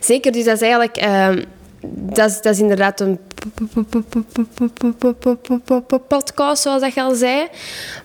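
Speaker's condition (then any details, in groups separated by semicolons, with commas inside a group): Stuttering; genetic cause, speech therapist (logopediste); working on accepting the stutter; audible word repetitions; repeated sounds, blocks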